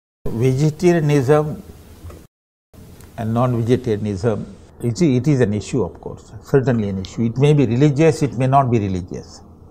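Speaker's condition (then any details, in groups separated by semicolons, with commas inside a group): No condition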